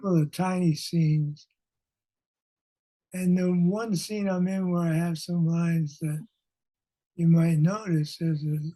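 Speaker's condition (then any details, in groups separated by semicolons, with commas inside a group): Parkinson's disease; lost former character voice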